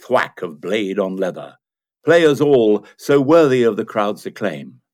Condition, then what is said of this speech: None; typical speech.